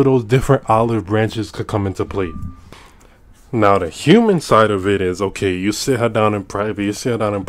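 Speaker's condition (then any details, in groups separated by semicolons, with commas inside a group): No condition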